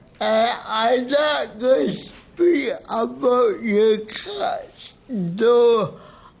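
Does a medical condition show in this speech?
Yes: cerebral palsy.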